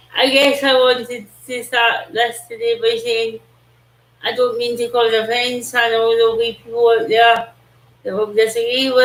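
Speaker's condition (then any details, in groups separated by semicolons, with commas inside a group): Cerebral palsy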